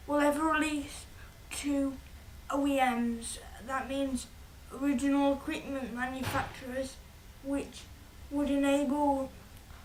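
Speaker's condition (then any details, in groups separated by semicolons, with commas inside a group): Cerebral palsy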